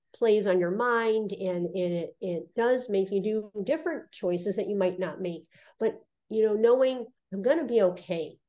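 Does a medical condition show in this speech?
Yes: cleft lip and palate; congenital.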